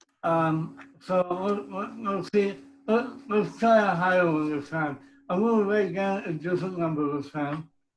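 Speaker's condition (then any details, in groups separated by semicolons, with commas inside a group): Cerebral palsy; from birth; speech impediment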